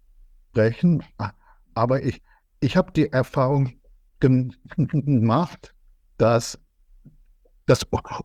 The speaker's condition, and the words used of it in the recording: Stuttering. Ich würde von mir selbst sagen, dass ich trotz meines häufigen und starken Stotterns viele Kontakte habe.